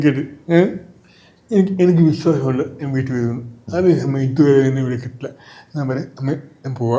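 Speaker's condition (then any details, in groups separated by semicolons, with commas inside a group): Cerebral palsy; from birth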